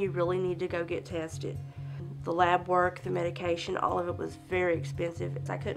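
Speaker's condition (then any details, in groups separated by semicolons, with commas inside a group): No condition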